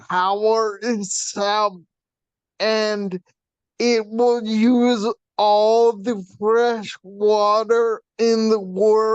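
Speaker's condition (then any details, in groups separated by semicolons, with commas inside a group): Brain shunt failure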